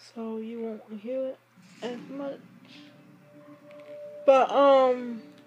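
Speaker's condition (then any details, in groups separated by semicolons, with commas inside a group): Speech impairment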